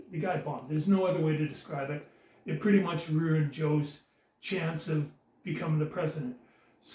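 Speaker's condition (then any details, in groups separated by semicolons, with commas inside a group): No condition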